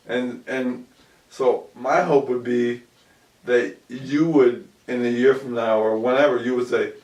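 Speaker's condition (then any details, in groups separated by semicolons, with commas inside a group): ALS; about 2 years since onset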